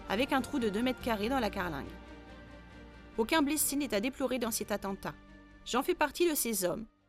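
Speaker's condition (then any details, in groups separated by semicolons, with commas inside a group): No condition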